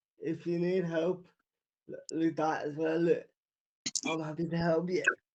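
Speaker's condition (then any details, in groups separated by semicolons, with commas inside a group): Cerebral palsy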